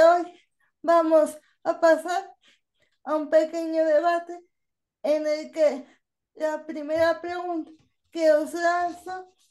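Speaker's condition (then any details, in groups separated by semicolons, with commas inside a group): Cerebral palsy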